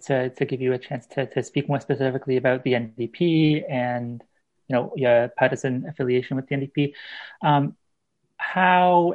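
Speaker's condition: No condition

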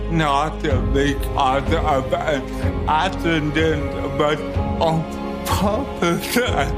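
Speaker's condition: Cerebral palsy; cerebral palsy from birth

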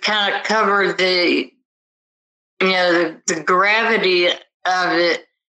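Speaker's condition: Tardive dyskinesia; onset 10+ years ago, progressive, arm and leg flailing, falls, balance issues, moderately severe to severe; on proper medication from neurologist, tongue flickers, involuntary jaw movement, uncomfortable feeling under tongue; mild stutter now, formerly severe stutter making speech unintelligible, chewing and swallowing little affected

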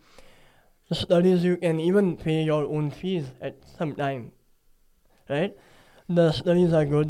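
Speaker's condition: Cleft palate; speech sounds different

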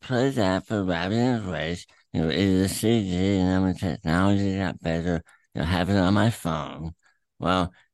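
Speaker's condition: Throat cancer; terminal

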